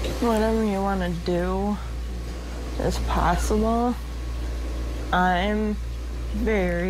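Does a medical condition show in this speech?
Yes: mitochondrial disease; mitochondrial disease, progressive neuromuscular, no cure; age 18.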